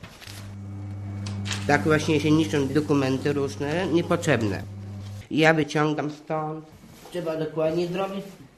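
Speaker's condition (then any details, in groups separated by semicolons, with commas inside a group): Down syndrome; turning 28 this year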